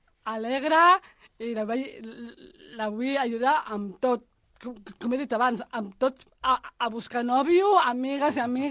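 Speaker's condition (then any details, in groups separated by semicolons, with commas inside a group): Down syndrome; intellectual disability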